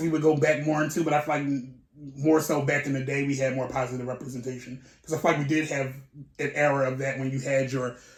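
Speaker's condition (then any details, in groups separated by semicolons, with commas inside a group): No condition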